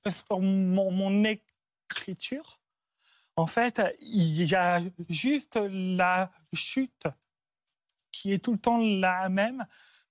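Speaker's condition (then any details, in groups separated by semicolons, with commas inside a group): Stuttering; also high intellectual potential (HPI); no techniques used to control stuttering, too many constraints worsen it, small script deviations keep speech fluent; repeated sounds, prolonged sounds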